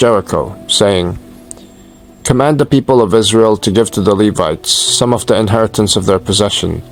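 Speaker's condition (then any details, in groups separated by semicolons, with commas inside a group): No condition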